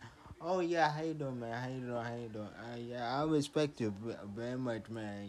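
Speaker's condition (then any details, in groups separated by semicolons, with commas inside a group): Traumatic brain injury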